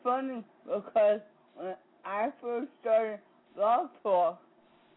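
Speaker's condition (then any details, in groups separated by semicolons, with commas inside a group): Speech impediment; sometimes gets stuck, breath won't push words out, speech very clear today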